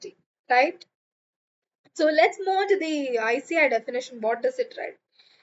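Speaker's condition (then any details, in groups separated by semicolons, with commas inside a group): No condition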